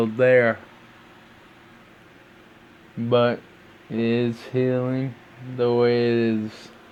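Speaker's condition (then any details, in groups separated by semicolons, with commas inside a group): Brain injury (brain shearing); tracheostomy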